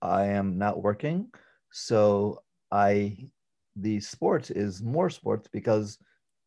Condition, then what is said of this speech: Aphasia. You communicate a little bit differently, but I think that would be to your asset for patients.